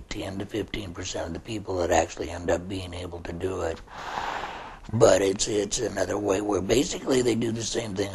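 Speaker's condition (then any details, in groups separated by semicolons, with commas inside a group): Laryngectomy; neck breather, airway disconnected from mouth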